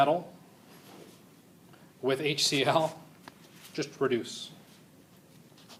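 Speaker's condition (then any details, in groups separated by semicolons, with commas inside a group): No condition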